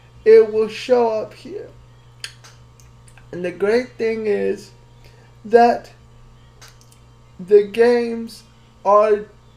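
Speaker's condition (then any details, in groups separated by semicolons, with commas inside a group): Cerebral palsy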